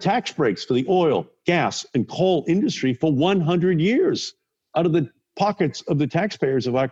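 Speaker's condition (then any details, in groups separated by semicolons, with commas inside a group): No condition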